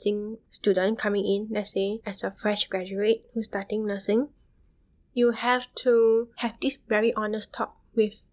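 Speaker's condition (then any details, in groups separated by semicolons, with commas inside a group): Bilateral sensorineural hearing loss, sensorineural, bilateral; severe right, profound left; intense speech therapy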